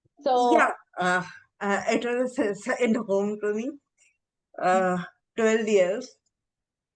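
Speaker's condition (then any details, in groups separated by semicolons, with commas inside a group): Encephalitis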